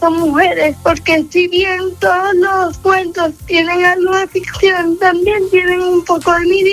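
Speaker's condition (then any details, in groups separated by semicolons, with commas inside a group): Cerebral palsy; present from birth, motor involvement only, affects mobility, balance and movement, cognition unaffected; reduced speech fluency since early childhood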